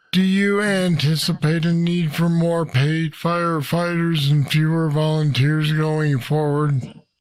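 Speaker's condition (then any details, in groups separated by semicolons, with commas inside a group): Parkinson's disease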